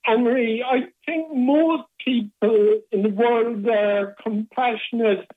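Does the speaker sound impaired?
Yes: Parkinson's disease; hand tremor first noticed about five years before diagnosis, diagnosed by neurologist; speech difficulties during working years, phone calls hardest, ridiculed by client over speech.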